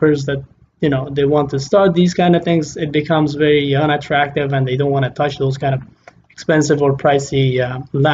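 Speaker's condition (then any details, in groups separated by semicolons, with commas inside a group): No condition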